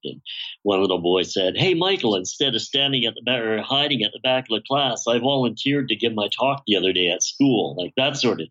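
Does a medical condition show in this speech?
Yes: bilateral cleft lip and palate, severe; congenital bilateral cleft lip and palate, most serious case in British Columbia at birth, facial disfigurement; describes self as facially disfigured and vocally distorted; voice very distorted in childhood, hardly understandable, huge palate cleft, singing helped develop voice.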